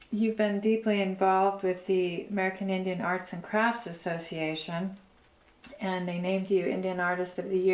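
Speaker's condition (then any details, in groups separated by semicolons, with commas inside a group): No condition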